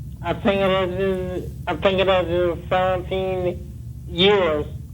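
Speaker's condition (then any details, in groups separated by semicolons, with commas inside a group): Cerebral palsy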